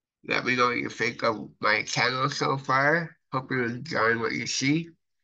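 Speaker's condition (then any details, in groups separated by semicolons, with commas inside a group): Cerebral palsy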